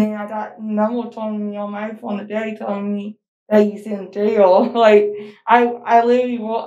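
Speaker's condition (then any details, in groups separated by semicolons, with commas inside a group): Cerebral palsy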